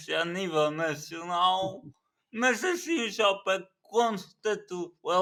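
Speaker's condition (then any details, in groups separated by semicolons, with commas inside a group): Cerebral palsy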